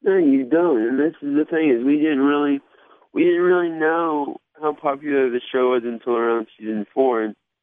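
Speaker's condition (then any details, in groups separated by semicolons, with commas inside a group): Cerebral palsy; mild slur, varies by day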